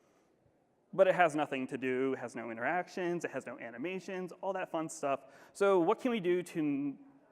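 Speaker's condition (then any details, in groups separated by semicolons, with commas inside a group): No condition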